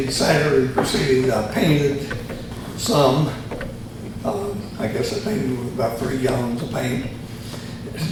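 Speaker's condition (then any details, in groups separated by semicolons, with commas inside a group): Tongue cancer surgery; both sides of tongue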